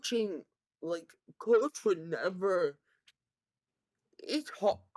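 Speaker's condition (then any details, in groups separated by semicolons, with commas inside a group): Cerebral palsy; present from birth, severe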